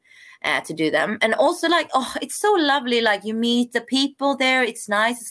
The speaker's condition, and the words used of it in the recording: No condition.